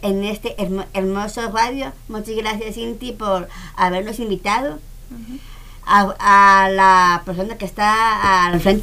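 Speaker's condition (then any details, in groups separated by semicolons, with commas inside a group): Down syndrome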